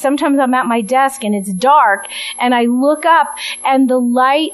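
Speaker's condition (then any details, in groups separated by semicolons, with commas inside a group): No condition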